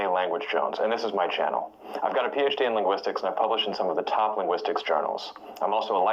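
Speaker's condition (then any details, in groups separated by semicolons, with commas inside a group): No condition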